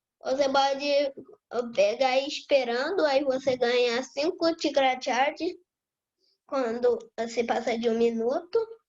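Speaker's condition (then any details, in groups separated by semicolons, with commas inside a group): No condition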